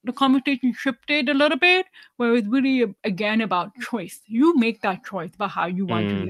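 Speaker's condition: Deafness, severe; about 99% hearing loss, lifelong hearing aid use, no cochlear implant; wears hearing aids, relies heavily on lip reading, does not sign, not fluent in ASL

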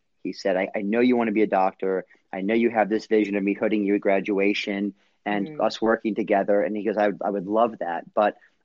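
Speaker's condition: No condition

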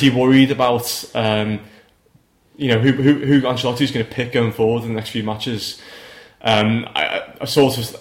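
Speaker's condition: No condition

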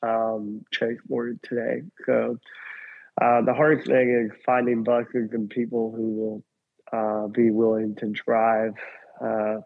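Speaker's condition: Cleft lip and palate; congenital

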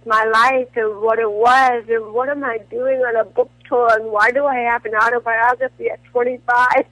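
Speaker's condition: Cerebral palsy; dependent on Botox

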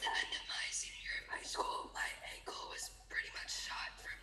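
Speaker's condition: Laryngeal papillomatosis; recurring small papillomas growing in airway, periodic laser surgery to keep airway open; papillomas can block airway completely if not removed

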